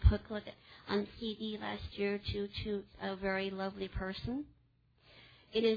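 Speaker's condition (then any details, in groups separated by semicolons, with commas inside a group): Cleft palate; congenital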